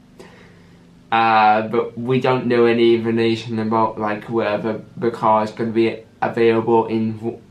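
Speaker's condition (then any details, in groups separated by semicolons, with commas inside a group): Cerebral palsy with stammer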